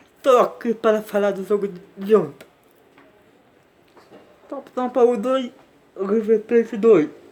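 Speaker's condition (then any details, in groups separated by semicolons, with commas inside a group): Cerebral palsy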